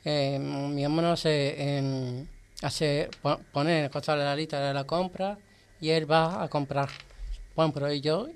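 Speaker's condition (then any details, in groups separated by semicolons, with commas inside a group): Down syndrome; genetic condition, extra copy of chromosome 21, self-described as 68 degrees; age 32, no medication, independent in daily life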